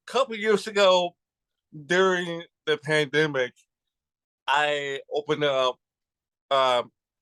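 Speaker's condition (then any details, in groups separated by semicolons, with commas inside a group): Cerebral palsy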